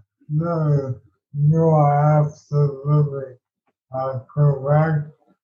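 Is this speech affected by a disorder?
Yes: ALS.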